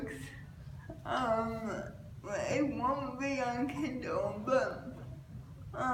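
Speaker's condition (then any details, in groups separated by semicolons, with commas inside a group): Cerebral palsy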